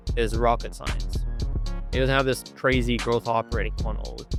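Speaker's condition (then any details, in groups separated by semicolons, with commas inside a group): No condition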